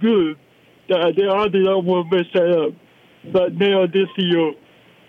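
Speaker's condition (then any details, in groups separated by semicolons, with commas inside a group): Cerebral palsy; balance issue; noticing physical decline, returning to physical therapy after little therapy last year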